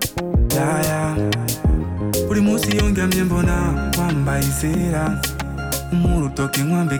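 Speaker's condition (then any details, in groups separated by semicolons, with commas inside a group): No condition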